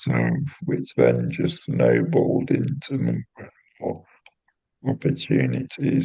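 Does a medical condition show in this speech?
Yes: cerebral palsy; intrathecal baclofen pump.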